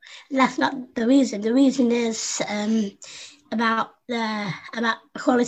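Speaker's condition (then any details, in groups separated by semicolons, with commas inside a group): Down syndrome; adult woman, 25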